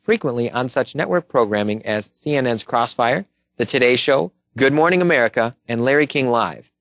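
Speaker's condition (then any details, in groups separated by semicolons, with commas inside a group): No condition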